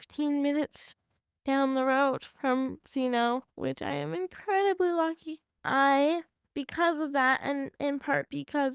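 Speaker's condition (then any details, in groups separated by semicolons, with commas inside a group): Cerebral palsy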